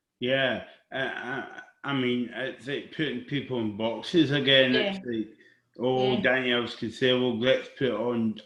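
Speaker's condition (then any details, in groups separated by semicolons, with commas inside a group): Cerebral palsy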